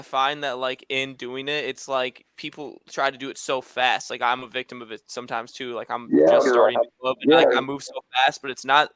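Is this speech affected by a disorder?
No.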